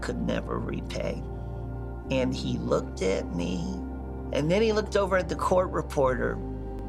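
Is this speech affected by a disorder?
Yes: bilateral cleft lip and palate; congenital, no roof of mouth, no upper lip, upper face unformed, many years of cosmetic and corrective surgery.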